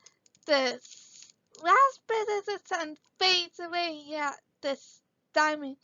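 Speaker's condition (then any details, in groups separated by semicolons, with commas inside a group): Cerebral palsy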